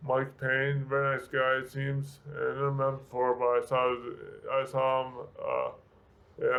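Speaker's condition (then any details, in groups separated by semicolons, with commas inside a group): Severe brain injury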